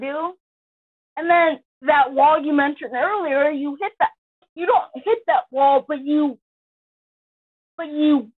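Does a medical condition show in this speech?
Yes: cerebral palsy; born 26 weeks premature, amputee, full-time wheelchair user, intellectual disability, full-time and part-time aides; prolonged sitting and car travel hard on body, down about a week after trip.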